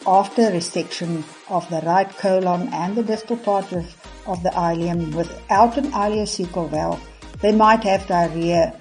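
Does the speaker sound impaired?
No.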